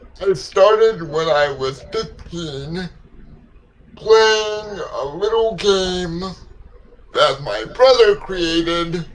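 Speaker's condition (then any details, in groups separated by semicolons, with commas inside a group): Cerebral palsy; legs affected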